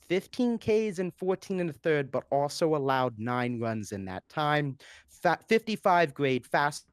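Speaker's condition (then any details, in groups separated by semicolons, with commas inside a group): No condition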